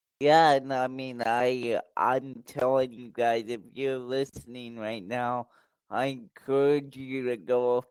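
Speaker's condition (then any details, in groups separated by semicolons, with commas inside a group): Cerebral palsy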